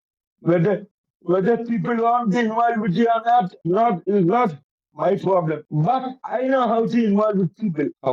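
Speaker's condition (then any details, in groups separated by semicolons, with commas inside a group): Cerebral palsy; affects coordination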